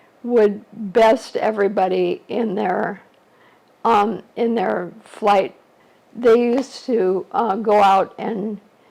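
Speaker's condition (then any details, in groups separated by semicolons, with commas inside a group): ALS; shortly after diagnosis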